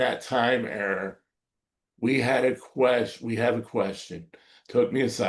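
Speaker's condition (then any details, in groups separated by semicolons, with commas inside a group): Cerebral palsy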